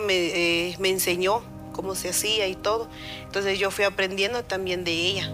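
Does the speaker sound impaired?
No.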